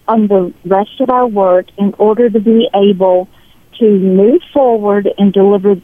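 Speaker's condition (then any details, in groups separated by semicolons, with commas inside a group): No condition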